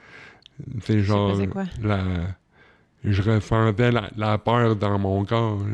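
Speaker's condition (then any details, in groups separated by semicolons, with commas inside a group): Cerebral palsy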